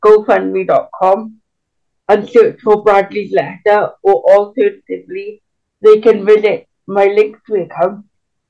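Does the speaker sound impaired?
Yes: cerebral palsy; can walk but with limits.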